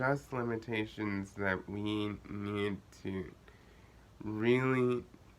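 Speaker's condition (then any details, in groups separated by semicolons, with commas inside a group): Cerebral palsy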